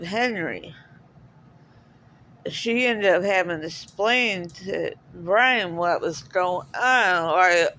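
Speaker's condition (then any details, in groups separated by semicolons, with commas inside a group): Cerebral palsy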